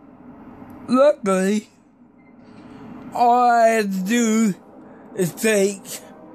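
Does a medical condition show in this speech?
Yes: cerebral palsy; may be hard to understand.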